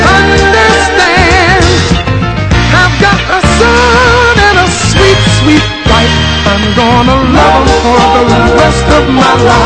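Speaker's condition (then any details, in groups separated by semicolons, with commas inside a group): No condition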